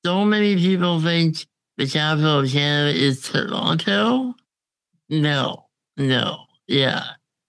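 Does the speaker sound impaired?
Yes: congenital muscular dystrophy; on a ventilator, goes downtown on own, more independent than ever.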